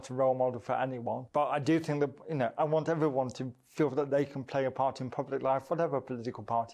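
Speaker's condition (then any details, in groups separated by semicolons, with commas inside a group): Cerebral palsy, mild; strangulated voice, less clear on recordings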